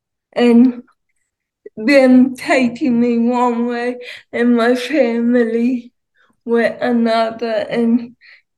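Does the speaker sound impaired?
Yes: cerebral palsy, ataxia; walks short distances, mostly uses wheelchair, muscles tense more when told to relax.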